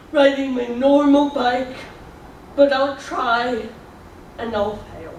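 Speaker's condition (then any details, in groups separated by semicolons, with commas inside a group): Cerebral palsy; body movement difficult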